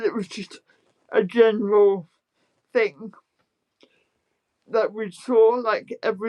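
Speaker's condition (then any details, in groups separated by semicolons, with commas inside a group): Spastic quadriplegic cerebral palsy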